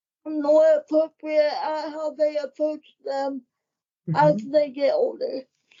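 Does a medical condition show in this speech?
Yes: cerebral palsy; wheelchair user.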